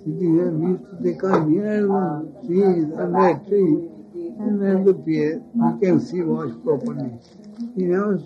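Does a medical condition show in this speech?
Yes: speech loss after head injury; head injury from car accident, unconscious after accident, speech lost after accident; very difficult to utter words, speech feels heavy; listeners say understandable.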